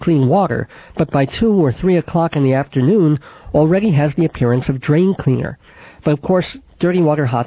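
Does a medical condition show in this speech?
Yes: cleft palate with lisp, cleft lip and palate, mild; about 39 years since infant operations.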